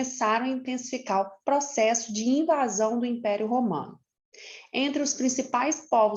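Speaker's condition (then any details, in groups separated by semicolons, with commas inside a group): No condition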